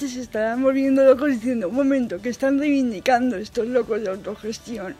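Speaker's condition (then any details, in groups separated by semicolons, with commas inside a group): Cerebral palsy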